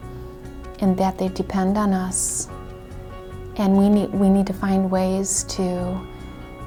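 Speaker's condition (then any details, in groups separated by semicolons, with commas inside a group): No condition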